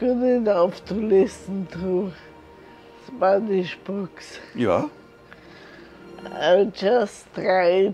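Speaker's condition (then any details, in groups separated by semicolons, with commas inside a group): Multiple sclerosis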